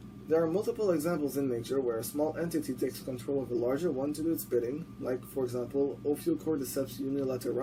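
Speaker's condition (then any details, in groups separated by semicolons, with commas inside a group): No condition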